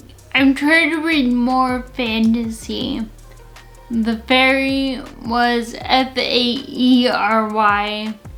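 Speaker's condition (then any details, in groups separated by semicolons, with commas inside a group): Friedreich's ataxia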